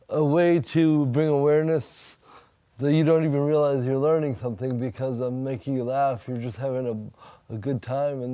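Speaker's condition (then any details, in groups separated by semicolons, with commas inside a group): Cerebral palsy; spastic hemiplegic form, limited one arm use; speech may sound drunk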